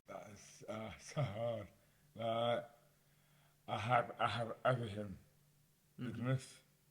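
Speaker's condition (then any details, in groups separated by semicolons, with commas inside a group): Dystonia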